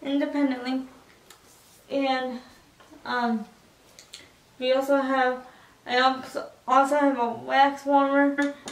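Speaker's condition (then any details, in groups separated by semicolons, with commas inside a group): Cerebral palsy, spastic quadriplegic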